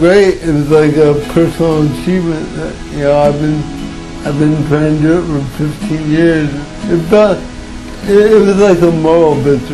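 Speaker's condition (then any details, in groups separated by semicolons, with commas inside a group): Cerebral palsy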